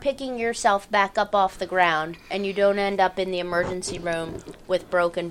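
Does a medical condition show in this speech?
No.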